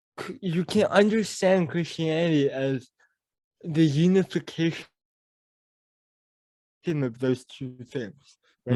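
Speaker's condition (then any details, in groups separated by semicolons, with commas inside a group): Cerebral palsy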